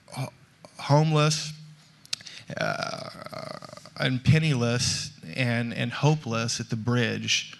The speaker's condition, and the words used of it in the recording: Stuttering. And I think the stuttering is almost a gift that shows your humility and draws people in, and he's got you doing this.